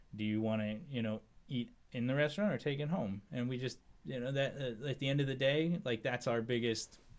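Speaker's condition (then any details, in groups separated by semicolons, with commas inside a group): No condition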